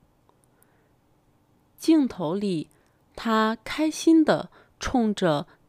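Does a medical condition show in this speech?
No.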